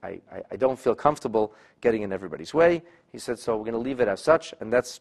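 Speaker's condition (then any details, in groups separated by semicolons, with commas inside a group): No condition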